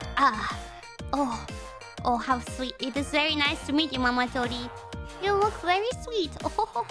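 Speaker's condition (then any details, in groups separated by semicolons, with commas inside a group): No condition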